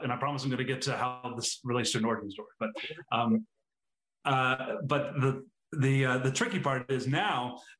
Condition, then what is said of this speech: Stuttering. And with the more confidence that I got, the more control I was able to have over my stuttering.